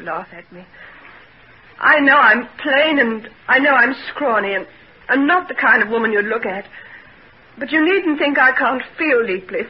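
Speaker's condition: No condition

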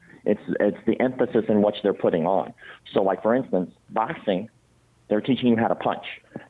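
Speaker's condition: Cleft palate; congenital

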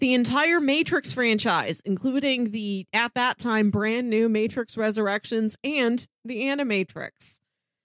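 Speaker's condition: No condition

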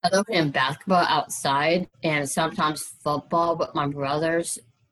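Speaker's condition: Down syndrome; extra copy of chromosome 21, low muscle tone, heart surgery, eye surgery and other surgeries in childhood, thyroid removed

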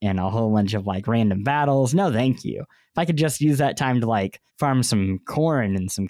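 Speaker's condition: Cleft lip and palate; bandaged

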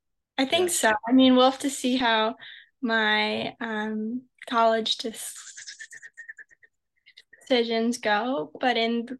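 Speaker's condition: Stuttering; CHOPS stuttering program since about age 9, no family history, private and school speech therapy, Dr. Donaher; high school IEP accommodations for fluency in presentations and participation; fluency affects presentations and class participation; repeated sounds, prolonged sounds, blocks

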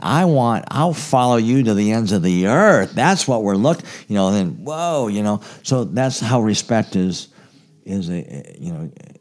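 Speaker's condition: Cleft palate; congenital, very severe

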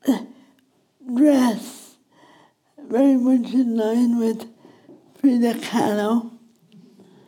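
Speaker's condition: Speech impediment; wheelchair user

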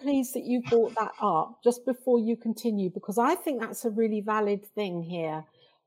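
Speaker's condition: No condition

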